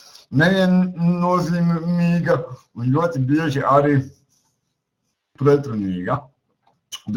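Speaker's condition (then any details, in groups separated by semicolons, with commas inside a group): Cerebral palsy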